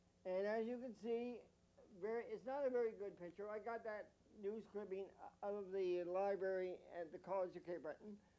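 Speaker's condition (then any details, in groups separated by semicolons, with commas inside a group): Mild cerebral palsy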